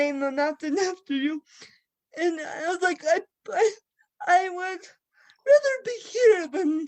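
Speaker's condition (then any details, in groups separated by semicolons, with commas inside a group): Cerebral palsy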